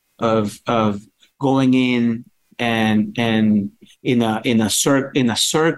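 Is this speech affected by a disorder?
Yes: stuttering; developmental stuttering, family history, father and grandfather stuttered; ongoing practice to make speech seamless in live conversation; improvising always a challenge, stutter barely noticeable to others, needs to be prepared; here repeated words, prolonged sounds.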